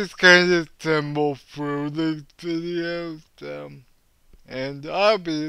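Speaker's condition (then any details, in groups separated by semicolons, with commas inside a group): Cerebral palsy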